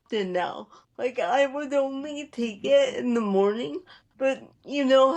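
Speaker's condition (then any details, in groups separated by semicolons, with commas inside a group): Cerebral palsy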